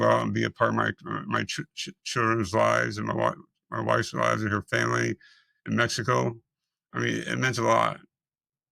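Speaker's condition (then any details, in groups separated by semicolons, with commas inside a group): Multiple system atrophy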